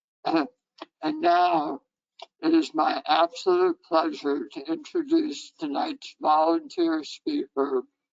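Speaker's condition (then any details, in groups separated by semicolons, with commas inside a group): Head and neck cancer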